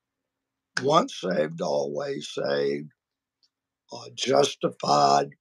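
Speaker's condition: Vocal cord surgery; multiple vocal cord surgeries

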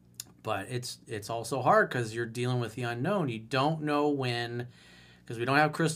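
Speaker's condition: No condition

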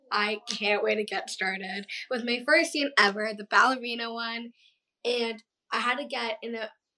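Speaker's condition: Down syndrome; past speech therapy

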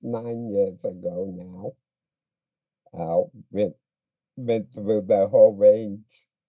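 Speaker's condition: Speech impediment

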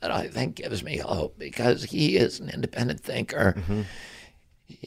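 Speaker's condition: Spasmodic dystonia; voice affected

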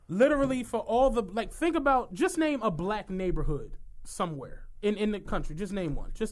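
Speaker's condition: No condition

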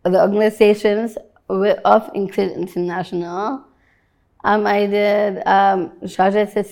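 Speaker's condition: Down syndrome

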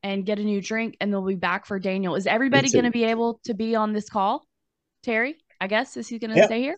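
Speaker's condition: No condition

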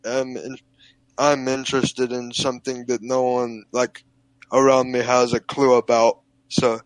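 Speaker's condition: Cerebral palsy, physical only

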